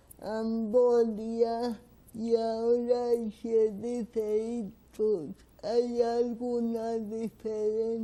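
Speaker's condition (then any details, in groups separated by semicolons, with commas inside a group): Cerebral palsy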